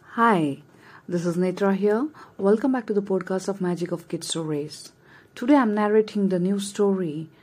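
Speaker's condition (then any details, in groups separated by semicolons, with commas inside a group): No condition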